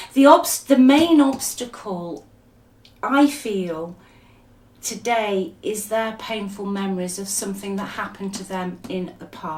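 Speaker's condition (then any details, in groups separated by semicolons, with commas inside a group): No condition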